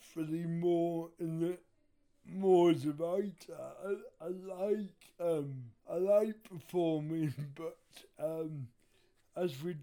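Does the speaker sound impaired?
Yes: cerebral palsy; wheelchair user.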